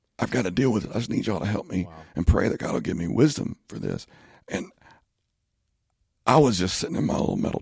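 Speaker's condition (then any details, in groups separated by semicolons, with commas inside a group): Spasmodic dysphonia; voice issue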